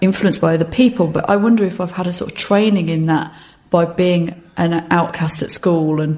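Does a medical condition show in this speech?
No.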